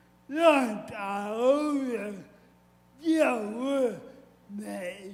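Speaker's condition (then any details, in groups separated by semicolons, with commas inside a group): Cerebral palsy; severe, walked only at age 8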